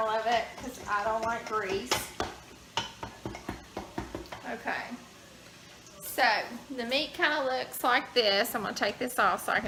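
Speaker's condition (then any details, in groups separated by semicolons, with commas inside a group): No condition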